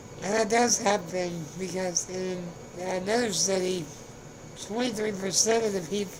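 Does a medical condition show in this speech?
Yes: spinal muscular atrophy.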